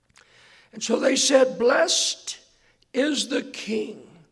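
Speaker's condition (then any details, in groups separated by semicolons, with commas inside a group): Hoarseness after vocal cord surgery; hoarse voice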